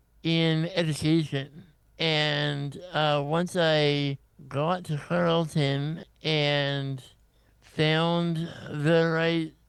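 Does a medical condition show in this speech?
Yes: congenital muscular dystrophy.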